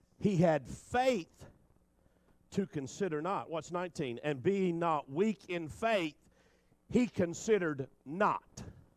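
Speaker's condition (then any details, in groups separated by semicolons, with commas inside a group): No condition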